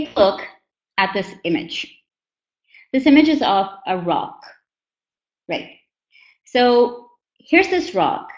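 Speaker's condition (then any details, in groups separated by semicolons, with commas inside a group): No condition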